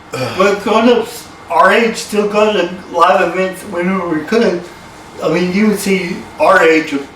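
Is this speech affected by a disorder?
Yes: cerebral palsy; from birth.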